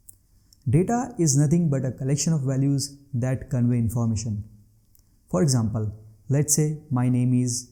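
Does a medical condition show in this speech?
No.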